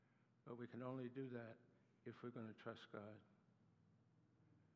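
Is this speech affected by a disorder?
Yes: Parkinson's disease; in therapy sessions working on walking.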